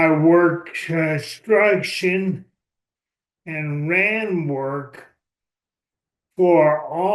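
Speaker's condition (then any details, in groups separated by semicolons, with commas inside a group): ALS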